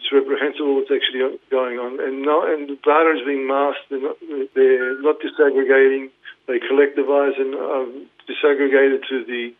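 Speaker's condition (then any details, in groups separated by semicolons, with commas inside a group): Parkinson's; diagnosed 2019, led to retirement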